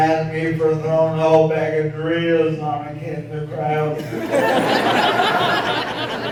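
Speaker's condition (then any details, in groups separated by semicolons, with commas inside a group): ALS; voice sounds impaired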